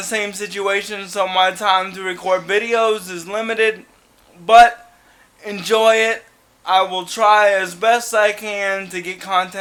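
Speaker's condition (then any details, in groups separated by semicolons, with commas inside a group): Cerebral palsy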